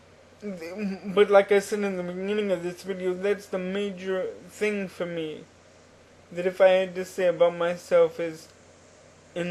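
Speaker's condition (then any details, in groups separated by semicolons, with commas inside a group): Cerebral palsy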